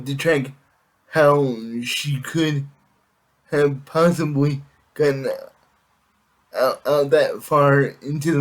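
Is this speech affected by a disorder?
Yes: cerebral palsy; able to speak.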